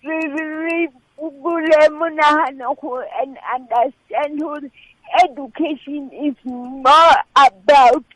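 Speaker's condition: Cerebral palsy; since childhood

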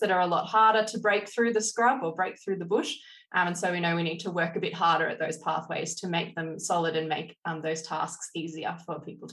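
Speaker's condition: No condition

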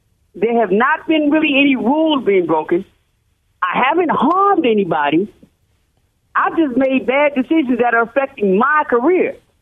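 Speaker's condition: No condition

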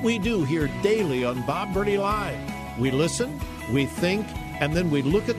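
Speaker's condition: No condition

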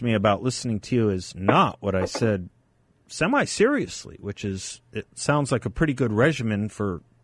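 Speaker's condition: No condition

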